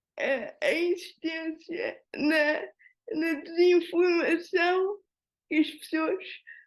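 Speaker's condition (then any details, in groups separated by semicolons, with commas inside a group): Cerebral palsy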